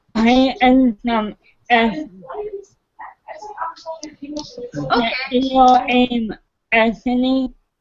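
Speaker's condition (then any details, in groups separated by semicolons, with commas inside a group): Cerebral palsy; taking medication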